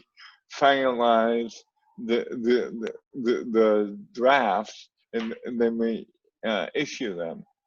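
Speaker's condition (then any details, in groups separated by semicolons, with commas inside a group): Cerebral palsy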